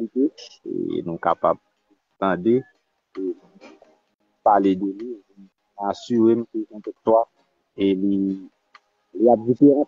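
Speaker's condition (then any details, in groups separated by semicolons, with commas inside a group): No condition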